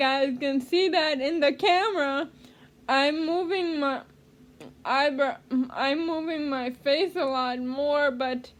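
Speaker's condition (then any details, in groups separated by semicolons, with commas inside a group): Cerebral palsy; speech therapy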